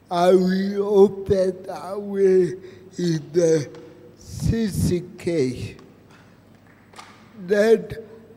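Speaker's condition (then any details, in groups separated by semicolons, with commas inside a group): Cerebral palsy; present from birth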